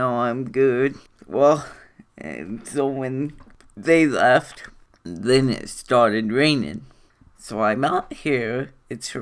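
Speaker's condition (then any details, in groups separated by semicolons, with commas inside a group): Cerebral palsy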